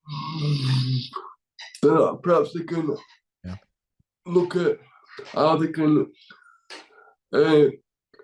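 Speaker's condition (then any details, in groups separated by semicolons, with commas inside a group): Cerebral palsy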